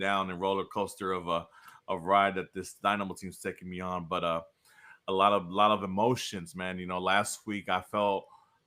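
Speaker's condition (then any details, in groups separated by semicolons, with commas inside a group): No condition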